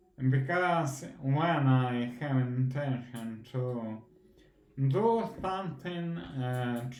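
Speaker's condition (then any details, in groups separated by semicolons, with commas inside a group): Primary progressive multiple sclerosis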